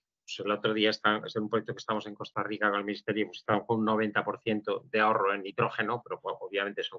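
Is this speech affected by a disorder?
No.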